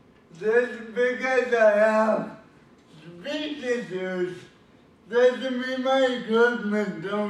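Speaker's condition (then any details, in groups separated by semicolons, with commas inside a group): Cerebral palsy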